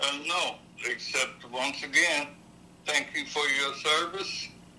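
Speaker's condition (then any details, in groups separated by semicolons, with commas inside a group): Parkinson's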